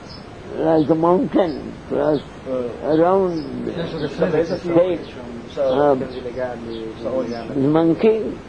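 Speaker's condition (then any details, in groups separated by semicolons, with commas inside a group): Deafness; cannot hear audience questions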